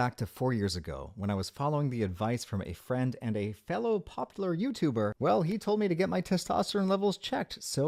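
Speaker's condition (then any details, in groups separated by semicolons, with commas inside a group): No condition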